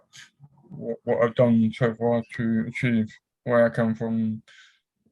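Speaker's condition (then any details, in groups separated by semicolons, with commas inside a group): Cerebral palsy; affects whole body; cramps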